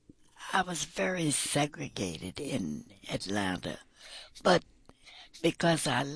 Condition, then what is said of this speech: Vocal cord paralysis. I've got a tracheotomy tube because my vocal cords were paralyzed and I couldn't get enough breath.